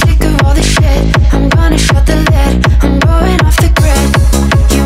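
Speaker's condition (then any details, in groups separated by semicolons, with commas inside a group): No condition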